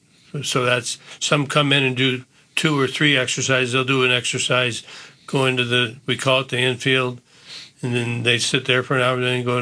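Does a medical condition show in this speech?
Yes: Parkinson's disease; diagnosed about 11 years ago, works out daily: walking, jogging, aerobic exercise in and out of pool; about 11 years since diagnosis, currently at drooling stage.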